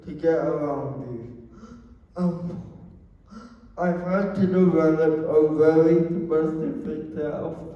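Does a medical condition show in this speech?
Yes: cerebral palsy; wheelchair user.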